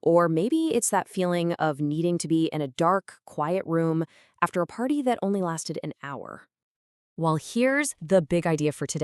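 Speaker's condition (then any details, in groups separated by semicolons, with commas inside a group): No condition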